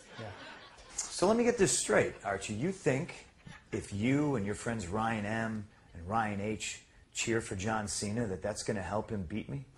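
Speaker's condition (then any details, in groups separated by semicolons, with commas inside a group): No condition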